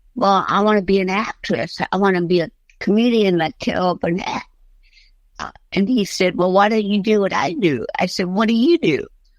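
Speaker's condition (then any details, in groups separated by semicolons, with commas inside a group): Cerebral palsy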